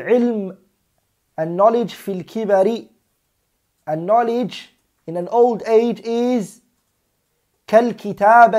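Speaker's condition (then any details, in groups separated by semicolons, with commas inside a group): No condition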